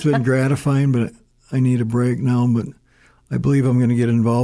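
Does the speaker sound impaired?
Yes: Parkinson's disease; stutters and stammers.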